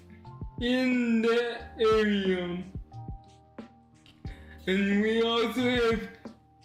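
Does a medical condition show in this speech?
Yes: cerebral palsy.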